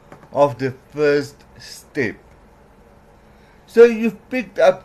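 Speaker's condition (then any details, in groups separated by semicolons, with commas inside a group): Cerebral palsy; trouble formulating words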